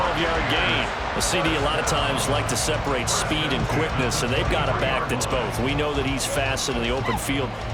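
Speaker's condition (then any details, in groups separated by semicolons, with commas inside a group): No condition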